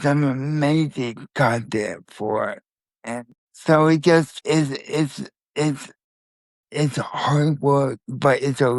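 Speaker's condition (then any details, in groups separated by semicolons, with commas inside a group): Spastic quadriplegic cerebral palsy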